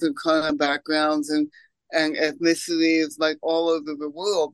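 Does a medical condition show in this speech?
Yes: cerebral palsy; congenital.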